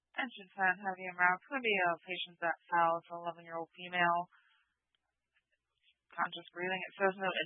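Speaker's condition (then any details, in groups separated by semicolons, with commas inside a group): No condition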